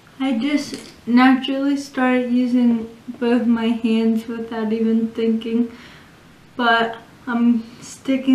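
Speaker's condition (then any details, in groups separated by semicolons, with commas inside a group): Cerebral palsy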